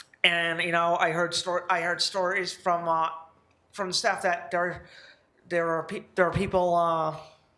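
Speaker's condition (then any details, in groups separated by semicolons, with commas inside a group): No condition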